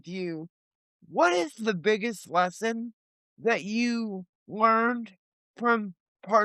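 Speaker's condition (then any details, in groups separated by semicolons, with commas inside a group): Cerebral palsy; limited mobility, legs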